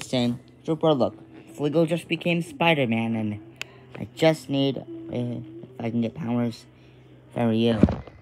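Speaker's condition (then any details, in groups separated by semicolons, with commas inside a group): No condition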